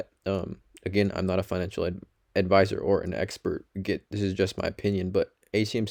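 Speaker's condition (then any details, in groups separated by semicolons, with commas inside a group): No condition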